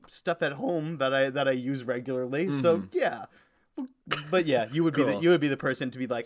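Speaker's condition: No condition

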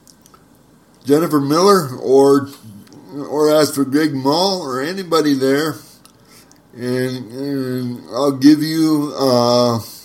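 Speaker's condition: Spastic cerebral palsy; present from birth, uses wheelchair, tight joints and legs, startles at loud noises, missed school year for surgery; about 59 years with condition, daily range of motion, muscle-relaxing medication against cramps; worries about stuttering on some words, had speech therapy in school

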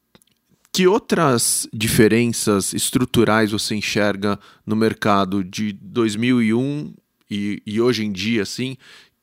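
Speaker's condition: No condition

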